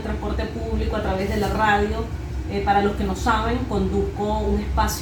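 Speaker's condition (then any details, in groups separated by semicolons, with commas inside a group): No condition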